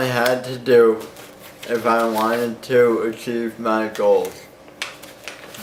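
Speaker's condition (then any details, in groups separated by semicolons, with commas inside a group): Cerebral palsy; slow speech, slight impediment, understandable, tongue botox ineffective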